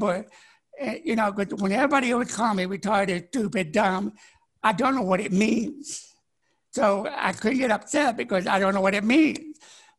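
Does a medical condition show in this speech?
Yes: deafness; born deaf, partially blind, learning disability, sign language learned at 21, broke neck, head injury, two strokes, paralyzed once; no hearing aid or cochlear implant, declines both, reads faces, beards and mustaches hinder; could not speak until age ten.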